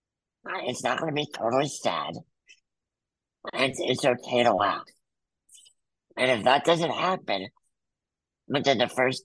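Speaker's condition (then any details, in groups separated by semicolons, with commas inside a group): Muscular dystrophy; congenital, wheelchair user, back surgery at 14 followed by near-fatal pneumonia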